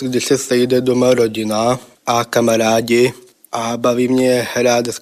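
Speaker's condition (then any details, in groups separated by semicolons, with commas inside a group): Down syndrome; speaks well, cast in TV role requiring a good speaker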